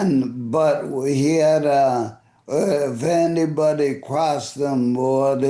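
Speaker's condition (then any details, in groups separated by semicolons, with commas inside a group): ALS; voice affected and fading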